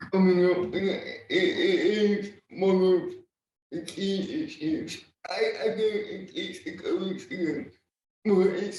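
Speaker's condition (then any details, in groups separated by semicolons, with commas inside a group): Cerebral palsy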